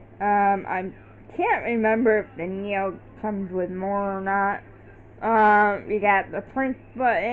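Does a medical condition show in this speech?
Yes: cerebral palsy.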